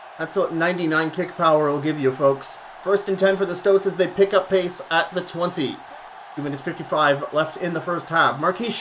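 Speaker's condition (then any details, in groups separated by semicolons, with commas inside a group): No condition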